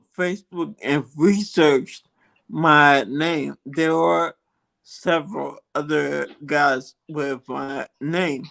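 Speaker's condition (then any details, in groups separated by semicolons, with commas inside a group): Multiple sclerosis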